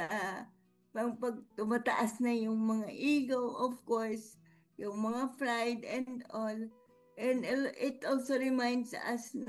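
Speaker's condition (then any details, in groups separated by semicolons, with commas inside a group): Cerebral palsy; speaking effortful, some difficulty talking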